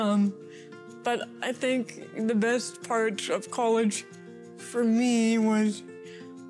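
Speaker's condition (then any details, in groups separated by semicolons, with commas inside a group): Cerebral palsy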